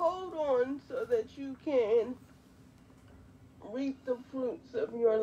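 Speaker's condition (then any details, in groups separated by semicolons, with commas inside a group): Quadriplegic cerebral palsy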